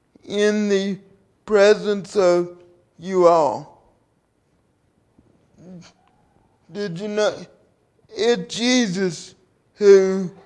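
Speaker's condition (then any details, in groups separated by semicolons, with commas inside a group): Cerebral palsy; 37 years since onset, carried by parents and friends since birth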